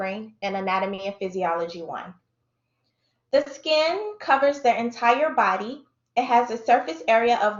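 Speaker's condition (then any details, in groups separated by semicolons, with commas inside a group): No condition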